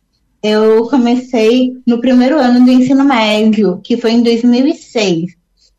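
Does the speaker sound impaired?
Yes: Down syndrome.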